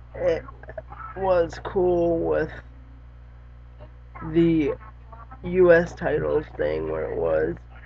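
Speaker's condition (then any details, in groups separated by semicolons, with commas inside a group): Cerebral palsy; lifelong, wheelchair user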